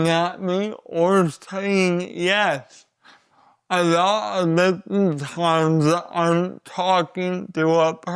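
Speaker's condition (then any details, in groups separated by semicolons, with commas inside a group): Cerebral palsy; voice often not understood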